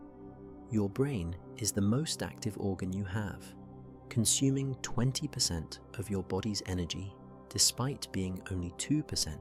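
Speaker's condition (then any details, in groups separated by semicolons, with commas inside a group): No condition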